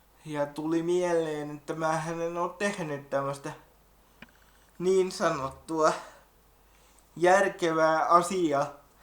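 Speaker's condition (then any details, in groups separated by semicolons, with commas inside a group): Cerebral palsy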